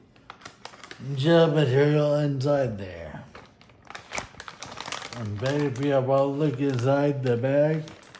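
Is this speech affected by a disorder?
Yes: Friedreich's ataxia.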